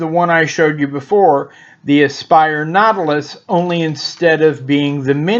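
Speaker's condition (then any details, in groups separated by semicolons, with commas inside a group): No condition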